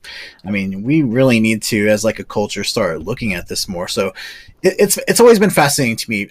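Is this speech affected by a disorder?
No.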